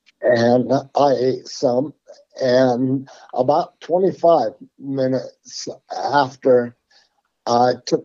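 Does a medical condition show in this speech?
Yes: Parkinson's; psilocybin 1 gram every 5 hours controls tremors, helps breathing, still has breathing problems, uses cannabis.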